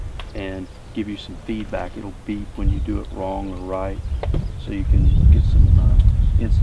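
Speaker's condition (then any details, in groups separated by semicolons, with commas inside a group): No condition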